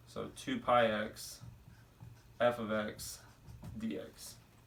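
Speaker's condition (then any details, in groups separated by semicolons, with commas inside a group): No condition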